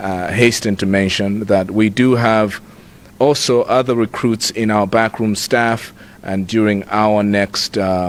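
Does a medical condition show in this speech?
No.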